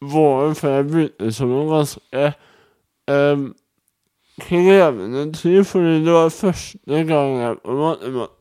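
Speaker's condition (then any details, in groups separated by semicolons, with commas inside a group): Cerebral palsy; wheelchair user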